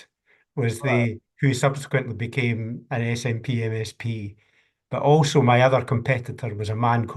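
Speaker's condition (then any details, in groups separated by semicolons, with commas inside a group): No condition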